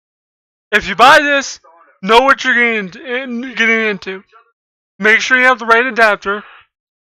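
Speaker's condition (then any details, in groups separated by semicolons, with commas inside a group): Cerebral palsy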